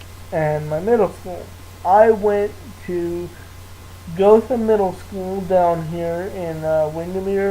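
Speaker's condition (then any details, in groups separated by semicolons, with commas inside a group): Cerebral palsy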